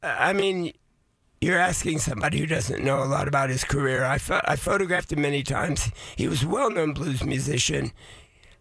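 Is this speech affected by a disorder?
Yes: voice changed after vocal cord surgery; vocal cord surgery about two years ago, man aged 81; voice changed since surgery, likened to Miles Davis after surgery, may sound less clear.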